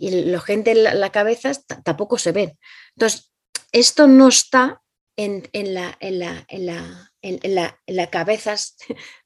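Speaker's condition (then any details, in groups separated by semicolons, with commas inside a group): Aphasia after stroke; cannot speak well, compares self to tourist at home, cannot write, reading affected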